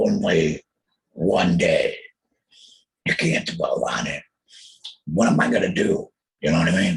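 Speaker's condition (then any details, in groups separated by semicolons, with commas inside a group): Total laryngectomy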